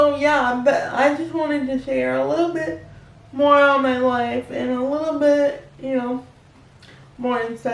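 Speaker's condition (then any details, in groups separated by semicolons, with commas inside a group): Spastic quadriplegic cerebral palsy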